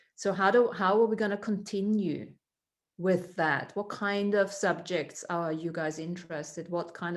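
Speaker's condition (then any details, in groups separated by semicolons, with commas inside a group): No condition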